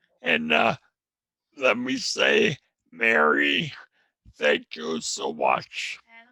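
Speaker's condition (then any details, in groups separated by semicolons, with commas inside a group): Traumatic brain injury; skull collapsed; could not speak after injury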